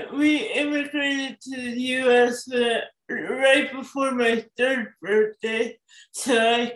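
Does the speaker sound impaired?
Yes: cerebral palsy; cerebral palsy from birth, obstructive labor, oxygen deprivation, forceps delivery, couple weeks in NICU, moved to U.S. before age three for therapy; moderate to severe, wrote dissertation with typist in another state, works remotely.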